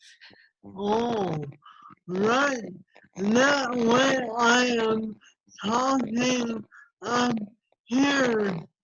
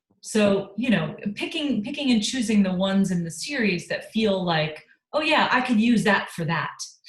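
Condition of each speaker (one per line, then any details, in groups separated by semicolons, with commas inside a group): ALS; symptoms vary daily; slower tongue, adequate breath support, voice fluctuates with energy, changed over five years
No condition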